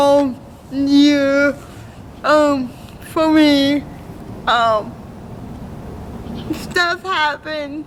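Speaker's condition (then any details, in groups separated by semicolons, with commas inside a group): Cerebral palsy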